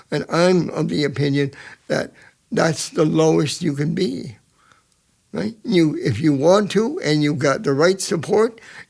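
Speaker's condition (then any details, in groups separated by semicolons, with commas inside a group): Cerebral palsy; present from birth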